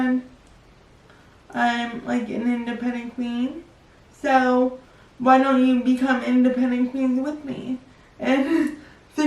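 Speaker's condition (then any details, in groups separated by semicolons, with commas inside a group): Cerebral palsy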